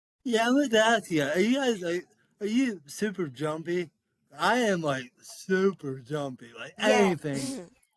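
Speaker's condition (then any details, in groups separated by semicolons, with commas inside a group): Cerebral palsy; all four limbs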